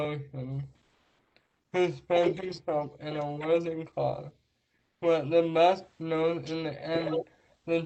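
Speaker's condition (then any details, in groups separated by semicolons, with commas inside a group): Traumatic brain injury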